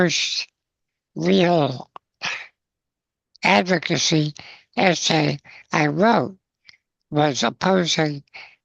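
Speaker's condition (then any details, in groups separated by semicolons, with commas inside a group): Spinal muscular atrophy, congenital; progressive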